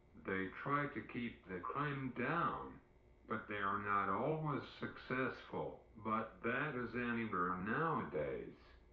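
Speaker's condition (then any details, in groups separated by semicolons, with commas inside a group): Cerebral palsy; uses wheelchair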